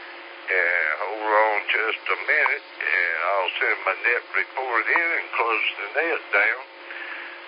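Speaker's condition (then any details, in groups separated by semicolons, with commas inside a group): Slurred speech; stroke 3 years ago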